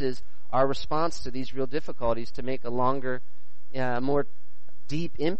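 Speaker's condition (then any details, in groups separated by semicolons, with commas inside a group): No condition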